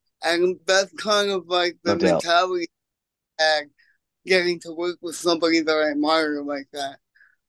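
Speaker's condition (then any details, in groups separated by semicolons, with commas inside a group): Cerebral palsy; congenital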